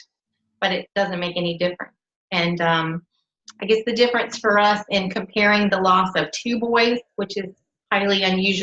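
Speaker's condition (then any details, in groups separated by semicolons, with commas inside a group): No condition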